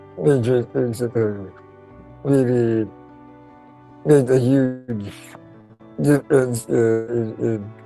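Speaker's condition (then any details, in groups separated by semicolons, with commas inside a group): Pompe disease; late onset form; onset age 10, difficulty walking, uses ventilator; breathing difficulty, breathes through ventilator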